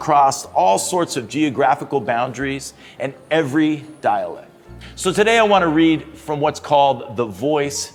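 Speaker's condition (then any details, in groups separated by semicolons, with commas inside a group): No condition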